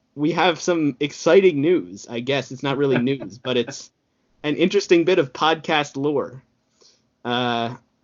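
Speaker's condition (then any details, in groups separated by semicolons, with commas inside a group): No condition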